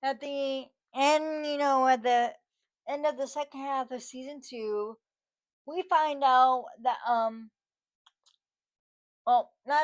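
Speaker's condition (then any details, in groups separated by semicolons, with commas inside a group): Cerebral palsy, spastic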